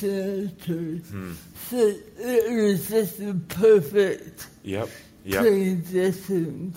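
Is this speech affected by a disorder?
Yes: cerebral palsy; cerebral palsy from lack of oxygen to brain at birth.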